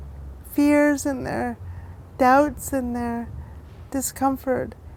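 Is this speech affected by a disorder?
Yes: cerebral palsy; severe form; relatively active, high-functioning.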